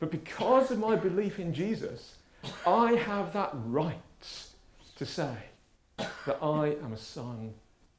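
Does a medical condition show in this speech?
No.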